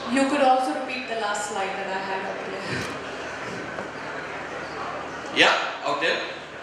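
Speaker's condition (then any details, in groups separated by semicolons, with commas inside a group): No condition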